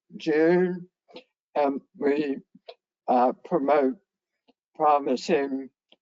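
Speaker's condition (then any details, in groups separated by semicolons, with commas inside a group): Head and neck cancer; left vagus nerve severed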